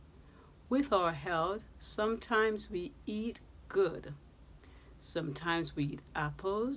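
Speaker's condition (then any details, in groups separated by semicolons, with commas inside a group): No condition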